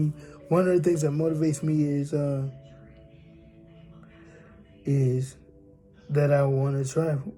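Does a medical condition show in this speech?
Yes: cerebral palsy; from birth.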